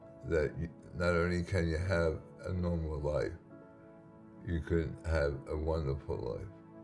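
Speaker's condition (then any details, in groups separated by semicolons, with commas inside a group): Tardive dyskinesia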